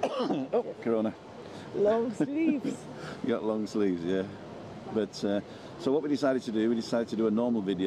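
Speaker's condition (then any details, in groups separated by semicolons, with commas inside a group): No condition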